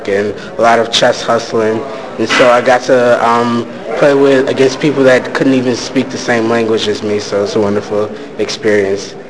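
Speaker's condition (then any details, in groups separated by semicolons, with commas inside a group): No condition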